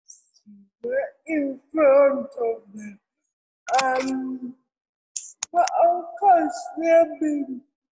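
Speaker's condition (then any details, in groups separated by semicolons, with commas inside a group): Cerebral palsy; therapy since six months old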